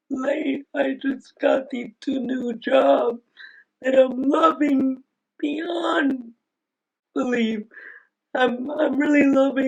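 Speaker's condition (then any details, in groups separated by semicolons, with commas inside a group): Aicardi-goutieres syndrome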